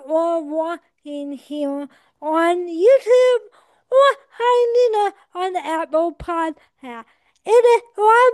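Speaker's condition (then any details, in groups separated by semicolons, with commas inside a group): Cerebral palsy; adult, 24 years old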